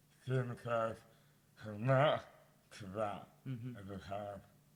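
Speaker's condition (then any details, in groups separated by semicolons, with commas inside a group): Dystonia; mouth impairment affects speech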